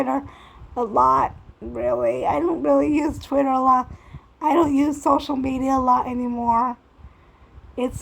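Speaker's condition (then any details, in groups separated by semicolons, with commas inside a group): Cerebral palsy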